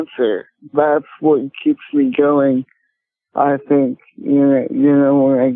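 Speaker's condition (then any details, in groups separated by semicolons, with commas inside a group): Cerebral palsy; speech affected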